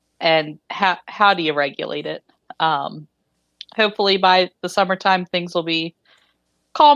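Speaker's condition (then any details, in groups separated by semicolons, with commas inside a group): No condition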